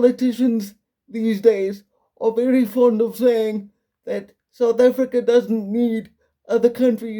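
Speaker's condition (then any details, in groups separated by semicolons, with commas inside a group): Quadriplegic cerebral palsy, severe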